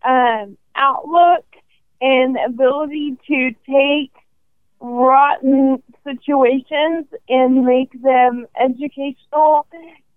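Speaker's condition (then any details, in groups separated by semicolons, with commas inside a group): ALS; probable category ALS, first symptoms noticed in hand, 18 months to diagnosis, diagnosed at 27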